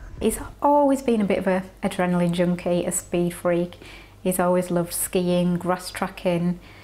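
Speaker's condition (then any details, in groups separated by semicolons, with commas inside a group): No condition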